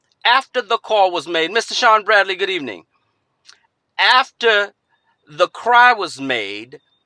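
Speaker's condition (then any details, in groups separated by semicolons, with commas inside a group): No condition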